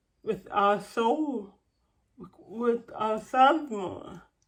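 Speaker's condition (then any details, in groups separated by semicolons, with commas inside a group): Cerebral palsy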